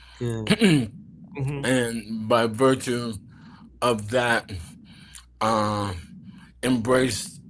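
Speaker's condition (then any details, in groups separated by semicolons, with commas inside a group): ALS; throat muscles affected, speech slowed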